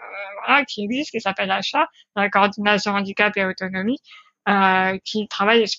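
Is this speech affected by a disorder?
No.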